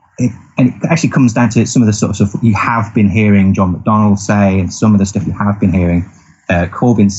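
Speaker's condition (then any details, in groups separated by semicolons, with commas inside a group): No condition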